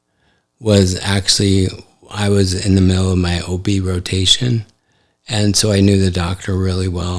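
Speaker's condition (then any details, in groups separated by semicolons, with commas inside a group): ALS; affects hand function; recently diagnosed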